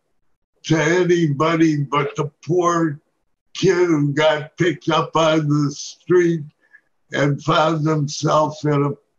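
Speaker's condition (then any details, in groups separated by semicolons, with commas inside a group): Parkinson's disease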